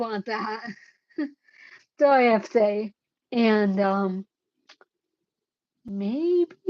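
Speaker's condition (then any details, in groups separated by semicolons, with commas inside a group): Cerebellar ataxia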